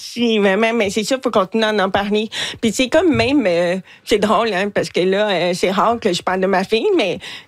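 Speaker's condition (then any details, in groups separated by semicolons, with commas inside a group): Hearing loss with cochlear implant; hard of hearing, removed at night, hears nothing without implant, familial deafness; own singing described as not very nice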